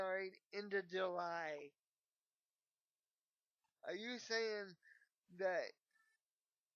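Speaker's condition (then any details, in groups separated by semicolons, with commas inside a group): Cerebral palsy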